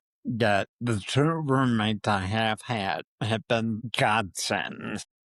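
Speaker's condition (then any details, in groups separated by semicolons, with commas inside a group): Parkinson's disease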